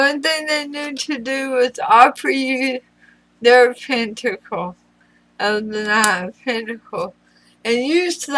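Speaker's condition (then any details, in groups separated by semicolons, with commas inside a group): Throat cancer radiation damage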